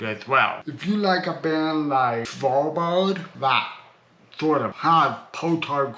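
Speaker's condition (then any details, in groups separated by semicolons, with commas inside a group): Cerebral palsy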